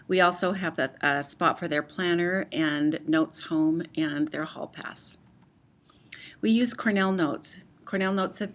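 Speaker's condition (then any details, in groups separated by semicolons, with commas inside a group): No condition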